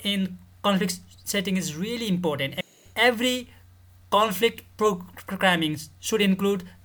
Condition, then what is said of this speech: Stuttering. As I told you before, I have a stammering problem.